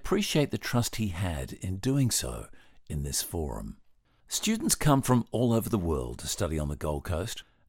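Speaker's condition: No condition

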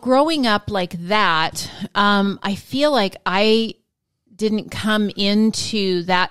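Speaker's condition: No condition

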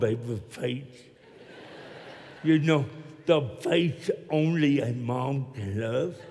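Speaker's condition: Cerebral palsy; Arkansas

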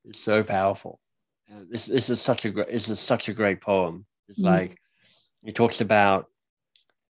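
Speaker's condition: Cleft lip and palate; speech impediment

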